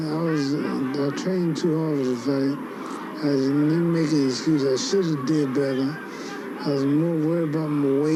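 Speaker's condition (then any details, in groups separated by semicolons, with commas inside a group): Parkinson's syndrome; sometimes slurred speech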